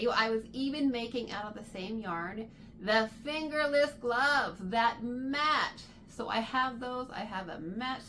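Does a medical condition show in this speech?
No.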